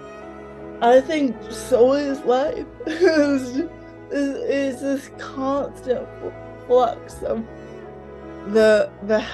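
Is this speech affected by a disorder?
Yes: cerebral palsy, mild; mouth affected.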